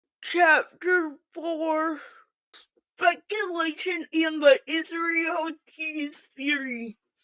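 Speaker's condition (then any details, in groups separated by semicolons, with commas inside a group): Physical speech impairment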